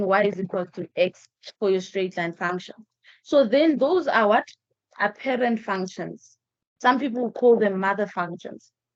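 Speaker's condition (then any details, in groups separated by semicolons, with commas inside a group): No condition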